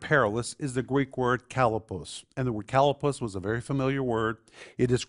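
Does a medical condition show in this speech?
No.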